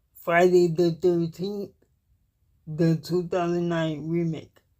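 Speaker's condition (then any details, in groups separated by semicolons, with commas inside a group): Cerebral palsy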